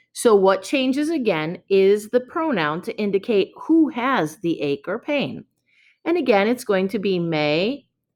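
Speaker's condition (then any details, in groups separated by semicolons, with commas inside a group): No condition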